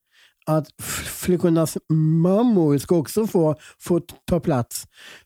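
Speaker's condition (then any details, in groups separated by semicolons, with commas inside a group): Down syndrome; present from birth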